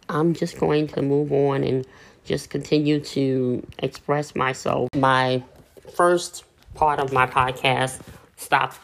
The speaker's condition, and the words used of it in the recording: Cleft palate. I have a cleft lip and palate, which is a birth defect, and that is part of the reason why I sound